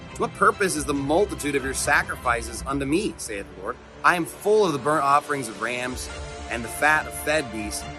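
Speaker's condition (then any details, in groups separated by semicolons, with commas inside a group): No condition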